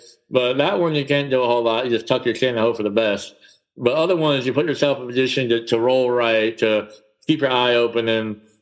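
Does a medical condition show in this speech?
Yes: cleft palate; congenital cleft palate.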